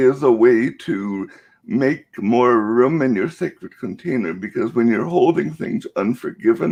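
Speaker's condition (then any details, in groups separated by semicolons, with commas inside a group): Cerebral palsy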